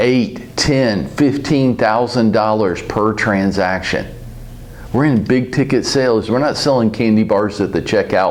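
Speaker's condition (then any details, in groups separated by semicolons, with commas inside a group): No condition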